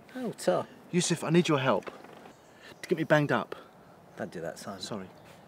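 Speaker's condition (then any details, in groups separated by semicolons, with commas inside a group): No condition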